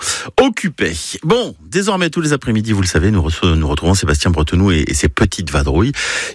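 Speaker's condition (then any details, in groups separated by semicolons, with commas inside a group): No condition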